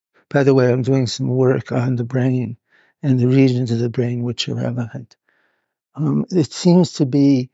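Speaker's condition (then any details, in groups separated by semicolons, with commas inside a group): Parkinson's; hidden in early stages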